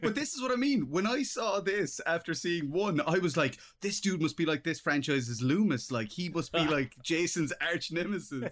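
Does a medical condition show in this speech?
No.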